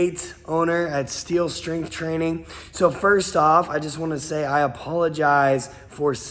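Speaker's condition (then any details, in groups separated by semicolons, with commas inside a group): No condition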